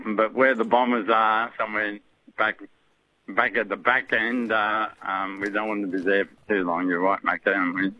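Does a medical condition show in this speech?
Yes: motor neurone disease; diagnosed, no treatment or cure available.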